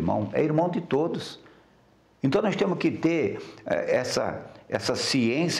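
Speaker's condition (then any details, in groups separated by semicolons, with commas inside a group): No condition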